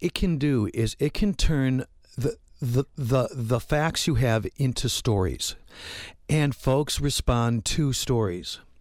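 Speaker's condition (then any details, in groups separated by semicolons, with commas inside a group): Stutter, mild; little stutter, audible to listeners; repeated sounds, repeated words, prolonged sounds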